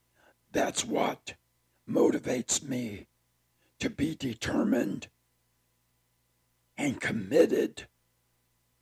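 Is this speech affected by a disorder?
Yes: partial laryngectomy; laryngeal cancer, recurring tumor paralyzing vocal cords, repeated surgeries, emergency half voice box removal, tracheostomy tube; sudden painless near-whisper at onset, no speech after laryngectomy, taught to speak with tracheostomy tube.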